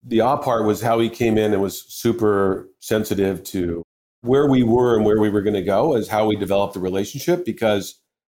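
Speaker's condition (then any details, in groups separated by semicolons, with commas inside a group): No condition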